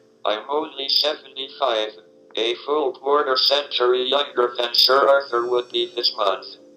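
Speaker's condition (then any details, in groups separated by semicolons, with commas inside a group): ALS, speech-generating device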